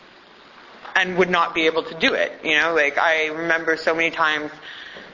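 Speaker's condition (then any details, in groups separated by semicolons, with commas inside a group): No condition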